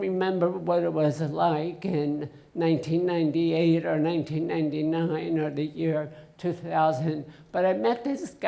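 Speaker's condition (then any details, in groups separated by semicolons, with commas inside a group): Essential tremor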